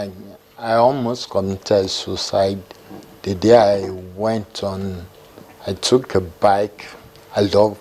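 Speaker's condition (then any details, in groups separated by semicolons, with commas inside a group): Cerebral palsy; affects movement and muscle tone; diagnosed as adult, about eight years ago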